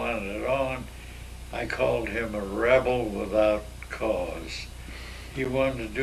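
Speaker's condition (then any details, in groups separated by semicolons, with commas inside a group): Myasthenia gravis; neurological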